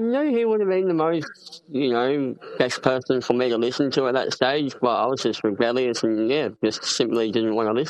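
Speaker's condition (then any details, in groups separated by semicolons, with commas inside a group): Cleft palate; congenital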